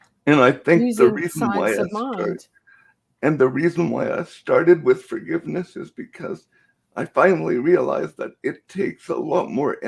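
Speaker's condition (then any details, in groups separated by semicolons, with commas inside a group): Cerebral palsy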